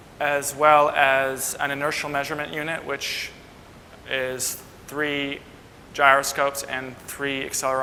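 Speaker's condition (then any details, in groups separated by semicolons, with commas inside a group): No condition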